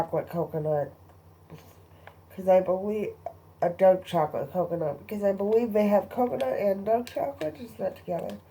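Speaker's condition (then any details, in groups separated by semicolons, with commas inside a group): Cerebral palsy; both hands affected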